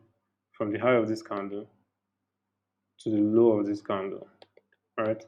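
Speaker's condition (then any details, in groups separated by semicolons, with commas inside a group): No condition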